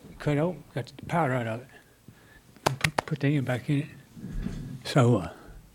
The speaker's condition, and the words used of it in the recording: Parkinson's disease. And I just, it's weird, you can't really talk right at times.